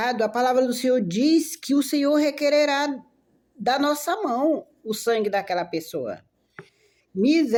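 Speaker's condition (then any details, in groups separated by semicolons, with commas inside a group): No condition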